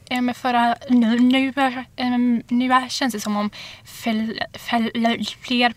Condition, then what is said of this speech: Stuttering. Alltså du mm. kan liksom stanna kvar mycket längre i din stamning.